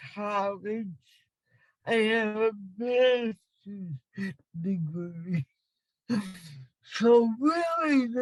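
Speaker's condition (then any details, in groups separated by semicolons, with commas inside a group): Cerebral palsy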